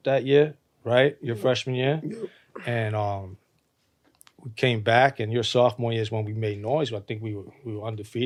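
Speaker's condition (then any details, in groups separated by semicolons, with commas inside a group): No condition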